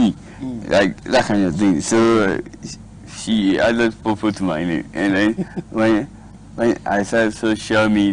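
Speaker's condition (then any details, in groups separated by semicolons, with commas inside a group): Cerebral palsy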